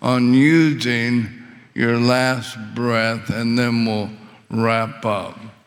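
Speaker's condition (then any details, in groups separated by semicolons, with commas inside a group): ALS; muscles falling apart throughout body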